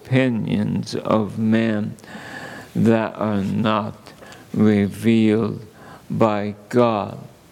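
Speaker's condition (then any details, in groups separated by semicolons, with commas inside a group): ALS; seeing doctors for multiple organic issues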